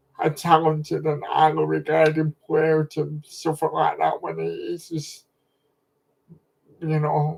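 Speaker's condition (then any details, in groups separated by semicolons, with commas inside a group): Cerebral palsy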